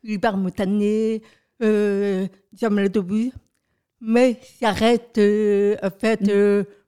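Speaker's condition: Profound deafness from birth, profound, congenital

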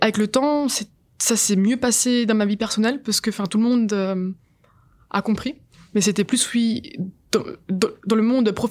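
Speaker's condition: Stuttering; onset age 12 possibly after distressing events, speech therapy on rhythm and pronunciation ages 15-18, little benefit; about 11 years since onset, fluency varies, worse with stress and poor sleep; repeats words, sounds and syllables, many fillers like euh help speaking, otherwise blocks; repeated sounds, repeated words

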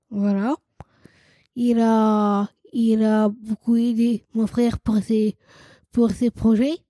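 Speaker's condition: Down syndrome, trisomy 21

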